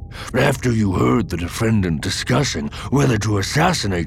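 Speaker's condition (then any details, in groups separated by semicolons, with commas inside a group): No condition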